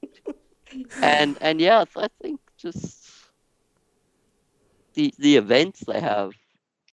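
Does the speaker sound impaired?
Yes: Duchenne muscular dystrophy; progressive.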